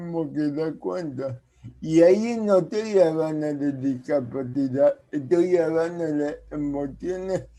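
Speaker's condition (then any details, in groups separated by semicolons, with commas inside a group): Cerebral palsy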